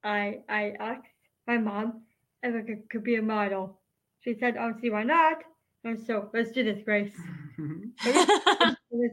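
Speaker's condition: Down syndrome; congenital, hypotonia at birth, diagnosed hours after birth, high marker on alpha fetoprotein test at 16 weeks; age 25, early work on speech and neurodevelopment

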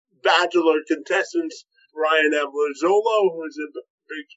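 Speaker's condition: Cerebral palsy, spastic quadriplegia

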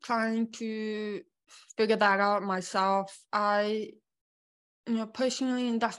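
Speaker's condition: Born deaf; congenital deafness

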